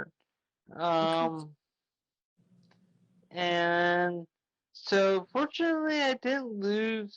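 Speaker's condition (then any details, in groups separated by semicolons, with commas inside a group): Traumatic brain injury; ongoing therapy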